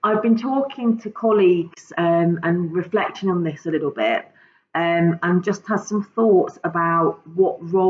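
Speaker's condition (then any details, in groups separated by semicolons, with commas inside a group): No condition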